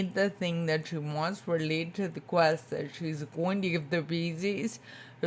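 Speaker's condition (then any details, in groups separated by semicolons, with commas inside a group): Spinocerebellar ataxia type 2, SCA2; tongue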